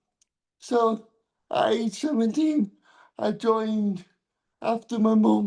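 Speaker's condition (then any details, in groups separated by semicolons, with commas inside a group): Cerebral palsy; diagnosed around 10 months old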